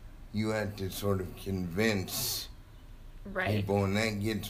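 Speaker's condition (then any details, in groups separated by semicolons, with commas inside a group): Cerebral palsy; coordination affected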